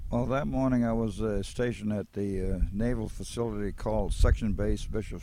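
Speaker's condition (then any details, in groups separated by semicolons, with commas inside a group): No condition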